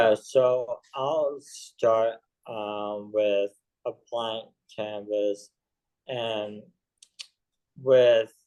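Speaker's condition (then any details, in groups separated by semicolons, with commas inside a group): ALS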